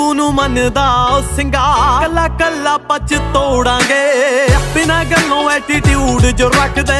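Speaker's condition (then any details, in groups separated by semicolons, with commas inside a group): No condition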